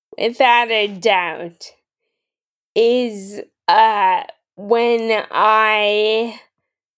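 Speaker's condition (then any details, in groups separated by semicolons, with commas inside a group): Friedreich's ataxia; rare progressive, form of muscular dystrophy, diagnosed at 17, initially mild, Muscular Dystrophy Association for braces; ambulatory until about 21, then wheeled mobility, over 10 years since diagnosis, unsure if still mild; some speech issues, less pronounced than in others with Friedreich's ataxia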